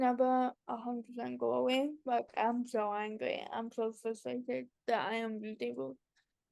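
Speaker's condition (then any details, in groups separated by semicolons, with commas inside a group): Cerebral palsy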